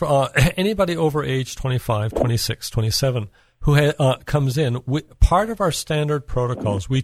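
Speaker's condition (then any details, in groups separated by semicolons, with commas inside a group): No condition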